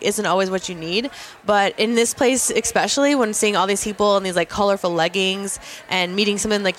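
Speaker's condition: No condition

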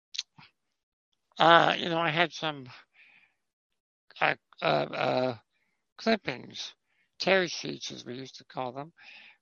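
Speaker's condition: Spinal muscular atrophy type 2; uses Dragon voice to text

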